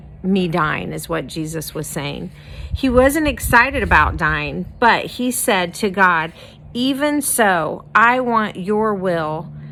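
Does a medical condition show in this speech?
No.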